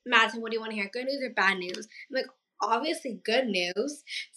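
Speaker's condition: Down syndrome; past speech therapy

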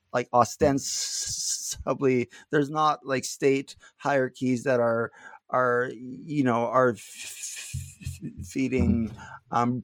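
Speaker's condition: Stuttering; little stuttering during this recording; not stuttering much at time of recording; blocks

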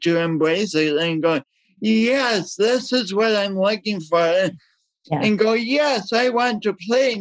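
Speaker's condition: Speech impediment from birth injury; kinked umbilical cord at birth, coordination differences, unique walk; pronounced speech impediment, difficulty saying word umbilical, voice differs noticeably, listeners need cues to understand

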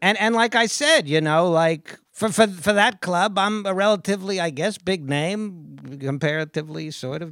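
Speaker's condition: No condition

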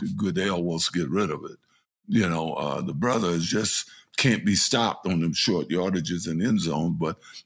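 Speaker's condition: No condition

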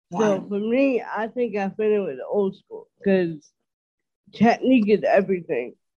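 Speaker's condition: Dysarthria; host notes listeners may notice

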